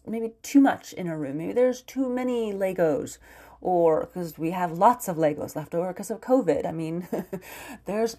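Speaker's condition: No condition

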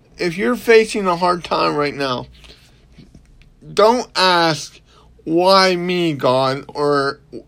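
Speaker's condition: Cerebral palsy; ongoing, not healed

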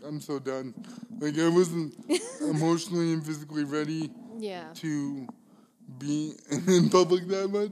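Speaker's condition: Cerebral palsy; arms held in permanent y position

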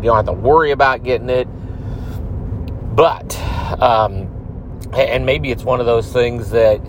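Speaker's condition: No condition

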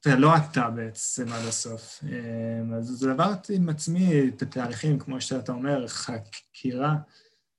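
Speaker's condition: Stuttering; stuttering since young age, previously much more covert; speech blocks, plans words ahead and skips words under stress; repeated sounds

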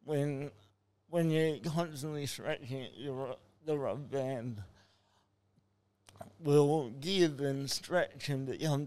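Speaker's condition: Spastic cerebral palsy; spastic type from birth

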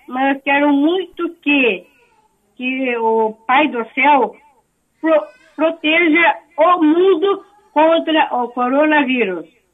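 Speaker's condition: Down syndrome

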